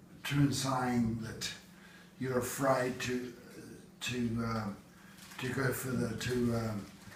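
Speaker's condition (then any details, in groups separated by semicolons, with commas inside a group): Acquired brain injury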